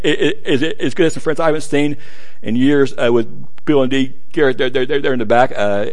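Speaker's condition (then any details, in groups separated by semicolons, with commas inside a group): Stuttering; struggled with it for a while, adults at gadsdale said stutter barred preaching; stuttering amount varies, heavy stuttering greatly lengthens speaking time; repeated sounds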